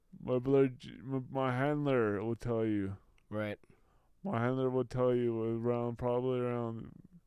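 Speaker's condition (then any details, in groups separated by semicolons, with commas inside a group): Brain injury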